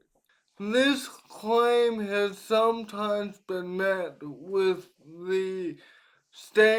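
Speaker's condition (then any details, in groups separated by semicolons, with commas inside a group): Cerebral palsy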